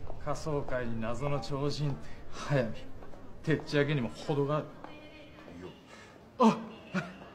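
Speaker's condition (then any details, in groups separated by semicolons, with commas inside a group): No condition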